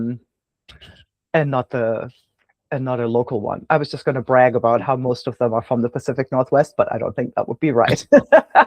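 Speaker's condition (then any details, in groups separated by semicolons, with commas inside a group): No condition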